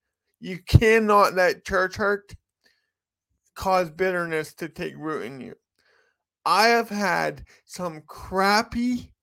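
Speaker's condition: Cerebral palsy

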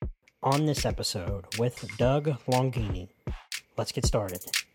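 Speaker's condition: No condition

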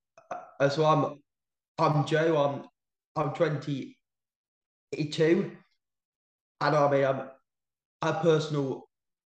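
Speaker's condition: Stammer; better when comfortable with people around, more articulate when recording for social media; repeated words

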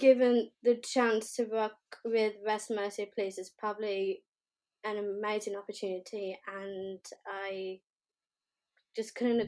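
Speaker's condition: Down syndrome

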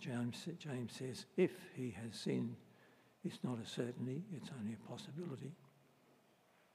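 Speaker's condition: Parkinson's disease; varying

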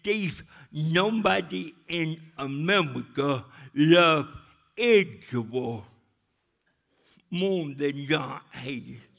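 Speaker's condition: Cerebral palsy; walks with limp

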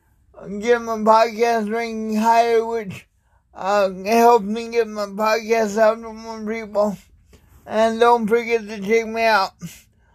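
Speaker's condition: Cerebral palsy

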